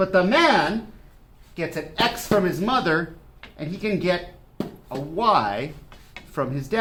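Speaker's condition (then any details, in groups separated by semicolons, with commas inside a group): No condition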